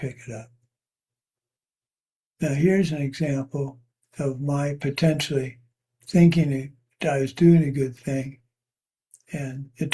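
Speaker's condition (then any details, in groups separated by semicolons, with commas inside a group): Parkinson's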